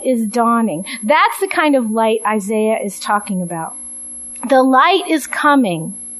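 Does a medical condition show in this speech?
No.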